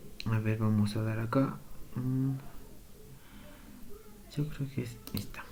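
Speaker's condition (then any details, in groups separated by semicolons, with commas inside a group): No condition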